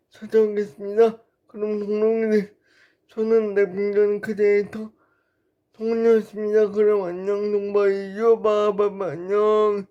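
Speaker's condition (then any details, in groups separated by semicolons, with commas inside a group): Brain lesion disability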